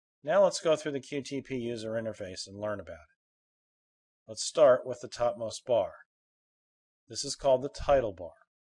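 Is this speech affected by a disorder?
No.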